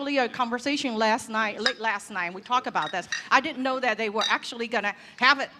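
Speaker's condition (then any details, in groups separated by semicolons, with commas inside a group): No condition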